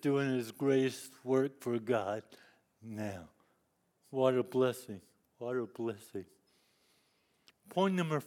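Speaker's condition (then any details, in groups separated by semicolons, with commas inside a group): Cerebral palsy; lifelong disability since youth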